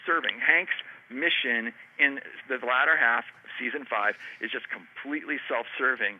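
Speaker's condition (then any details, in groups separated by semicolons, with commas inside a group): No condition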